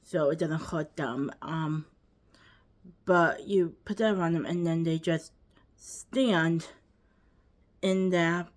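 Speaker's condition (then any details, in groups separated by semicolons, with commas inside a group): Cerebral palsy, quadriplegic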